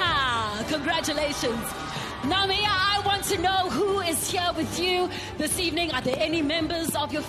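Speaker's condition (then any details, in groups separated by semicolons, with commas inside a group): No condition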